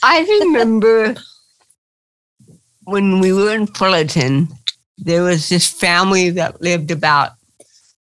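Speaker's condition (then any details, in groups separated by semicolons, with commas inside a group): Cerebral palsy; since birth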